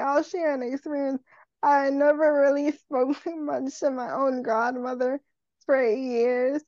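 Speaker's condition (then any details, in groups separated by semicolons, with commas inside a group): Cerebral palsy; cerebral palsy, uses wheelchair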